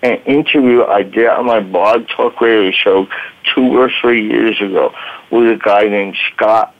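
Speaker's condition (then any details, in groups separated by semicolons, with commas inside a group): Voice box damage from tracheostomy; fire at 30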